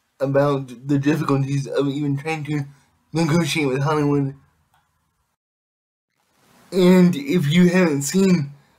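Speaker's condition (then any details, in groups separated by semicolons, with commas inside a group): Cerebral palsy; affects all muscles; able to speak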